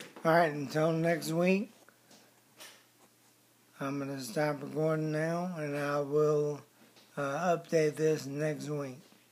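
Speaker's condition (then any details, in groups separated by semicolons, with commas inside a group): ALS; onset right hand and wrist weakness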